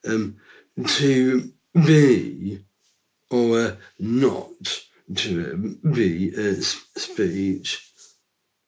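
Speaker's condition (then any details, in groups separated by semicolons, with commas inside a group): Down syndrome; three copies of chromosome 21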